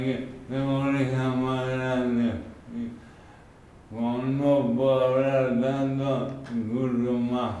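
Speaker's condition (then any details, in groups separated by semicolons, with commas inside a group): Amyotrophic lateral sclerosis; speech heavily impaired, largely unintelligible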